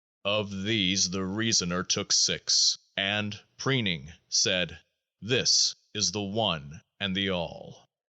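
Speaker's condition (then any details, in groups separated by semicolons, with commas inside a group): No condition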